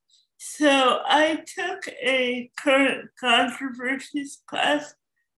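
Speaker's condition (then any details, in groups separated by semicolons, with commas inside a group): Cerebral palsy; moved to U.S. before age three for therapy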